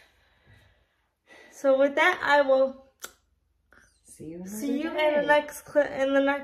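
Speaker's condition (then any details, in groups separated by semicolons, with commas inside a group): Cerebral palsy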